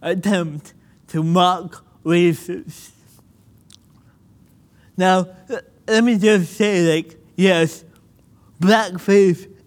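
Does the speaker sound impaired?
Yes: cerebral palsy; childhood physical.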